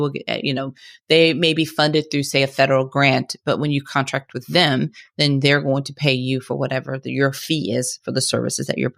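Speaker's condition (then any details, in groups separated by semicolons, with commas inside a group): No condition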